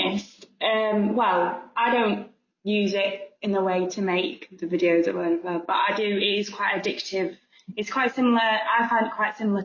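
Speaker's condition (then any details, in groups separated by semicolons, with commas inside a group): No condition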